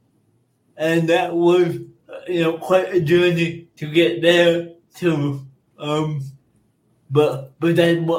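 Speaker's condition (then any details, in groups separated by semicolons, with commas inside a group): Cerebral palsy; school speaking device declined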